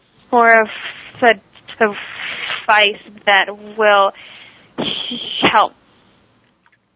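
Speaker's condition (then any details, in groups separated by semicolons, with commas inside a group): Stuttering; very severe third grade, worse high school, speakeasy from Dr. John Haskell, speech therapy helped core; device cuts stuttering about 95%, still stutters at sentence onset, worse around unfamiliar people, sometimes avoids talking; blocks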